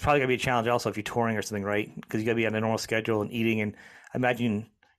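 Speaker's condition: No condition

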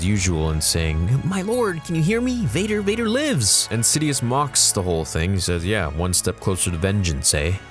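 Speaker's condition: No condition

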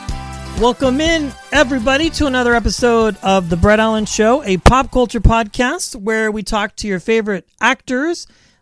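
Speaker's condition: No condition

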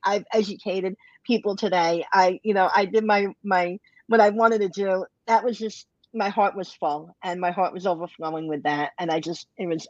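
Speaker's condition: Cleft lip and palate, bilateral

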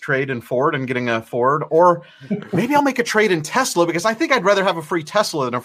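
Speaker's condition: No condition

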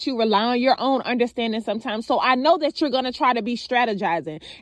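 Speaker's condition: No condition

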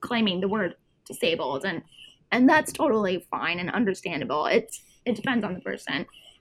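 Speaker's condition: Tracheostomy; tracheostomy tube for breathing, had whole life, nurse accompanied through childhood

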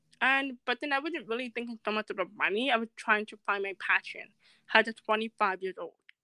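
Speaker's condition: Deafness; sudden onset

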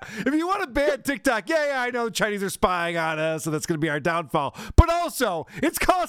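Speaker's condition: No condition

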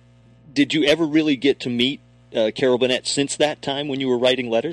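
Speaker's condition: No condition

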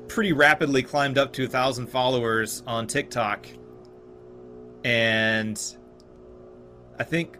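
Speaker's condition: No condition

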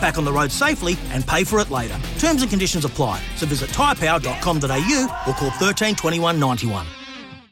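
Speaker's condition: No condition

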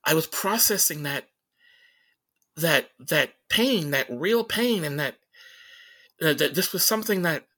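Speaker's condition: Stutter; stutters during conversation, acknowledged by speaker; repeated sounds, repeated words

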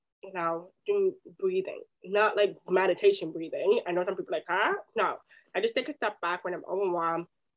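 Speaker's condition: Deafness, hard of hearing; relearned hearing, communicating and speaking; often asks others to repeat, people shout at her

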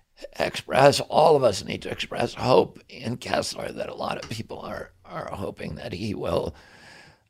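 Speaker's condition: Spasmodic dystonia; voice affected

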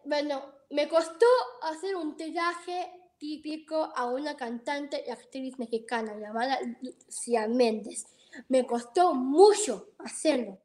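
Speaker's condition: Down syndrome; present from birth, heart surgery

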